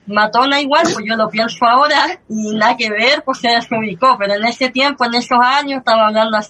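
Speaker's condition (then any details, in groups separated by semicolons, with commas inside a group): Cleft lip and palate; fissure present in kindergarten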